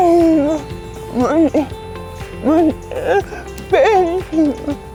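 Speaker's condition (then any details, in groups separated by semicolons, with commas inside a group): Cerebral palsy; long-term speech and language therapy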